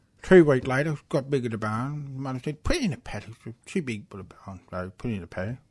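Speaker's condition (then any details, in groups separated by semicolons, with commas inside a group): Hearing loss with cochlear implants; right implant 10-11 years ago, left 2-3 years later, 4-hour operation, dead hair cells, formerly hearing aids; asks others to speak slowly, struggles when people talk quickly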